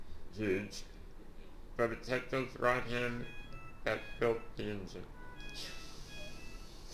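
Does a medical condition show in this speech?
Yes: Duchenne muscular dystrophy.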